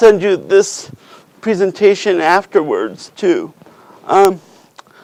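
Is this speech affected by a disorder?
Yes: cerebral palsy.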